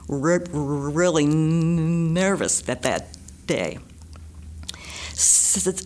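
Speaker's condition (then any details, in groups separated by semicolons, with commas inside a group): Stutter, severe; stutter persisting despite much of life trying to stop, described as incurable; stutters a lot, struggles to speak; prolonged sounds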